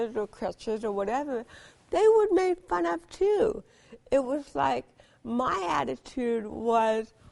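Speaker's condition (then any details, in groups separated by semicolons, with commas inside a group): Cerebral palsy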